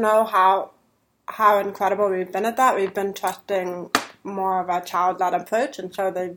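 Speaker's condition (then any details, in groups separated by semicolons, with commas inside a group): Deafness; hears men's voices better than women's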